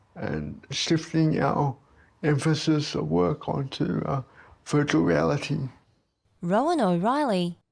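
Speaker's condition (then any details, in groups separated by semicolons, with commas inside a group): Cerebral palsy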